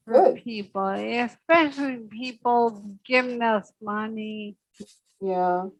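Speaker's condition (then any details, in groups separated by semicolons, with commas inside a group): Secondary progressive multiple sclerosis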